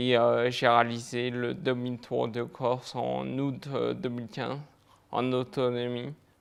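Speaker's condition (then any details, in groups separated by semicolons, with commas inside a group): Multiple sclerosis; fatigue, lower limbs affected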